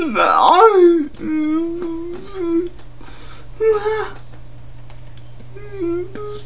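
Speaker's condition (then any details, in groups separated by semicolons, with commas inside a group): Cerebral palsy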